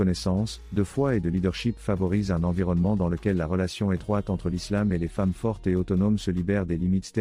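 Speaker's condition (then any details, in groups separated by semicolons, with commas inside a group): No condition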